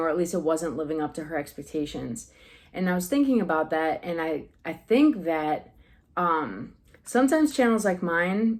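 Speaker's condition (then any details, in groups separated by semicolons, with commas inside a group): No condition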